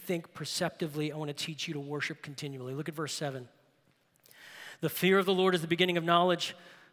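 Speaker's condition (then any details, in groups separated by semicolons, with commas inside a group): No condition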